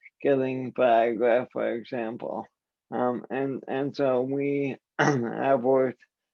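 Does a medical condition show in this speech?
Yes: ALS; voice and hands affected.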